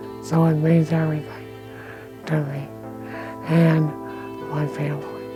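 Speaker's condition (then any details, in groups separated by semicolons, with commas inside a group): ALS; progressed, limited mobility, major weight loss; speech affected with progression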